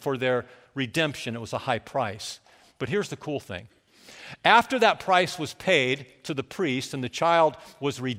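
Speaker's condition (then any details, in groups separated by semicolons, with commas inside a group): No condition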